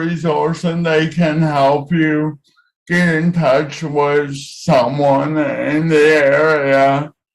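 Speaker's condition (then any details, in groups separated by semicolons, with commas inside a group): Cerebral palsy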